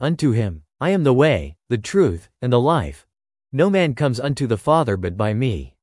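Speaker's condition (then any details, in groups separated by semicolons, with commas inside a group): No condition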